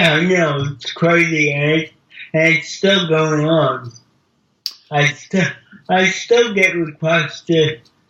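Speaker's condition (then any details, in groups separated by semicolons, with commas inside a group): Cerebral palsy; wheelchair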